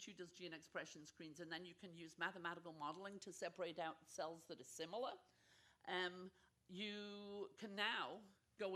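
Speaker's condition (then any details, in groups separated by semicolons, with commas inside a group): No condition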